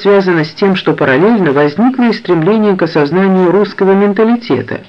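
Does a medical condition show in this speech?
No.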